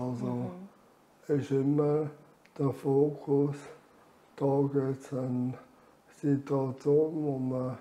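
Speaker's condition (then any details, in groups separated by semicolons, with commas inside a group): Amyotrophic lateral sclerosis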